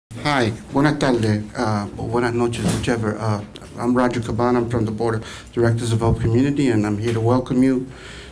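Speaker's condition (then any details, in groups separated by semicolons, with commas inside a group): No condition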